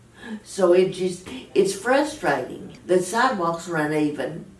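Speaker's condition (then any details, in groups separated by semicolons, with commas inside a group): Cerebral palsy; very mild, balance problems, uses walker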